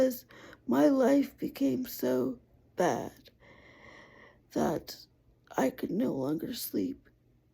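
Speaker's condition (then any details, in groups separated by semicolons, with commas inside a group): Cerebral palsy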